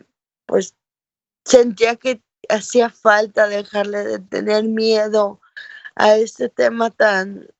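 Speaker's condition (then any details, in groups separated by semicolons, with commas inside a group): Cerebral palsy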